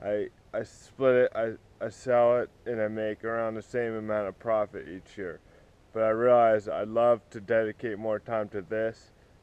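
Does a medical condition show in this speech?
Yes: cerebral palsy.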